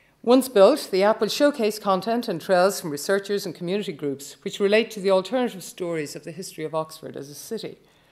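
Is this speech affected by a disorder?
No.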